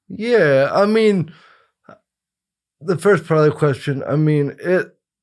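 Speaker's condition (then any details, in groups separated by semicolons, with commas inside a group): Cerebral palsy; present from birth; plays soccer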